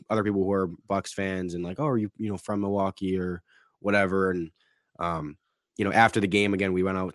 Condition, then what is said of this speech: No condition.